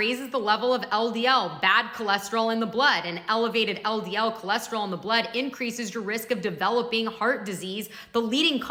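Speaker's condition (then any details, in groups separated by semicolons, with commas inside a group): No condition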